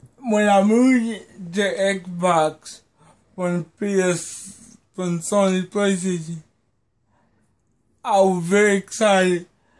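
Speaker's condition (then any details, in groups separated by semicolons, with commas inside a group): Cerebral palsy; may be hard to understand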